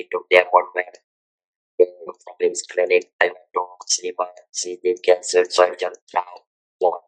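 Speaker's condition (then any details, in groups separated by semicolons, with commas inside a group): Throat cancer, electrolarynx user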